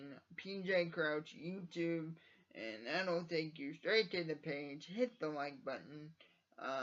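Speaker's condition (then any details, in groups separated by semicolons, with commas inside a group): Cerebral palsy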